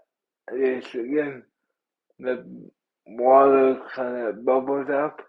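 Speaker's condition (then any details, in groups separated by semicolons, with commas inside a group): Cerebral palsy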